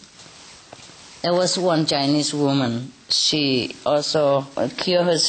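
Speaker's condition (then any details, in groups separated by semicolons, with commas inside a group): No condition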